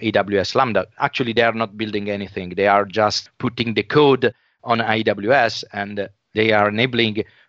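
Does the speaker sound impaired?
No.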